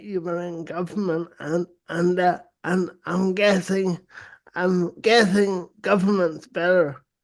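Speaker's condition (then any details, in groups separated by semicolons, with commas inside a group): Cerebral palsy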